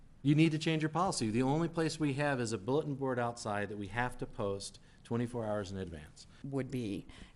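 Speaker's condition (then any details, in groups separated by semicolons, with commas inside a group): No condition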